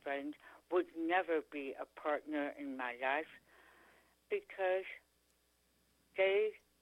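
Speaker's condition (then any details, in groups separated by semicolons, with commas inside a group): Tongue cancer; chronic sore throat symptom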